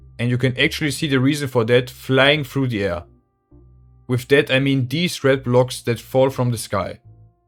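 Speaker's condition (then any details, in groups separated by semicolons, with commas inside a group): No condition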